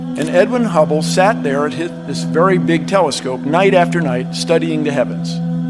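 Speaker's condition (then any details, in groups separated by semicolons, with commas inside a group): No condition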